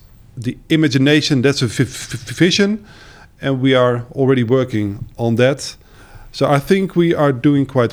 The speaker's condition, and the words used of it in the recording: Stuttering. So we've spoken before, right, on the phone. So I know you stutter a bit.